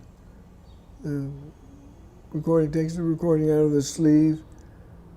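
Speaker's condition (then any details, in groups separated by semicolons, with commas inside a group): Parkinson's disease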